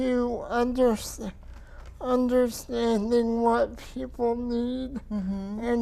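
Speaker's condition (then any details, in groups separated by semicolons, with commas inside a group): Cerebral palsy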